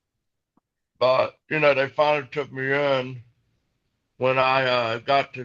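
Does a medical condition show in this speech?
Yes: cerebral palsy.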